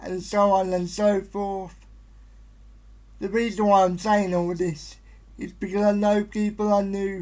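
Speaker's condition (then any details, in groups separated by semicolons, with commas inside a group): Cerebral palsy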